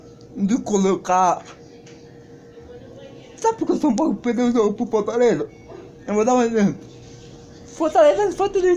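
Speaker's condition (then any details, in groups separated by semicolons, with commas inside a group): Cerebral palsy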